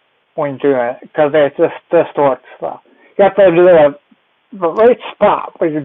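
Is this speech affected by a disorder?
Yes: cerebellar ataxia; team helps up and down stairs.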